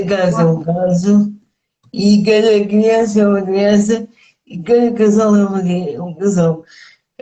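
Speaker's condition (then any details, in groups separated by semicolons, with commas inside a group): Cerebral palsy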